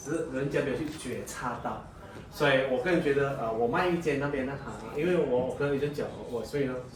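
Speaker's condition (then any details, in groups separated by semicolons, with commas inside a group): No condition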